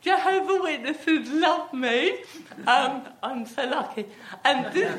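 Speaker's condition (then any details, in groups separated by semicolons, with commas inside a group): Athetoid cerebral palsy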